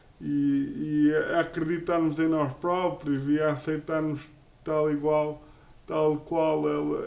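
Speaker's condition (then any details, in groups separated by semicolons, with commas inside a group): Cerebral palsy; uses a wheelchair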